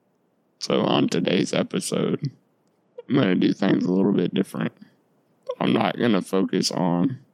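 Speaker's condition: Duchenne muscular dystrophy; lifelong, muscle atrophy and weight loss, muscle and fat lost around tailbone, repositioned in bed by mother; recently saw pulmonologist because breathing felt not right

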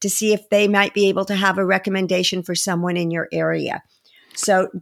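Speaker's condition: No condition

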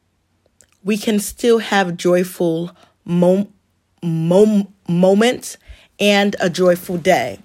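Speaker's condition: Stuttering; lifelong stuttering; currently stutters, warns listeners of word stumbles in this recording; stumbles on words, eventually gets word out with time; repeated sounds, blocks

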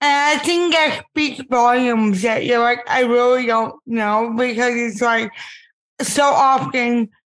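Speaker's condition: Cerebral palsy; impaired speech

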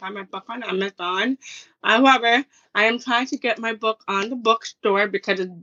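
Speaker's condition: Deafness, acquired at age 4 due to infection; cannot hear what others say, asks others to talk slower, difficulty with accents

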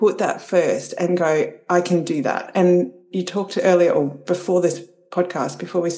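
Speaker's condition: No condition

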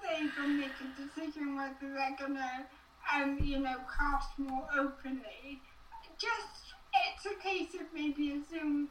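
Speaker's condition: Cerebral palsy

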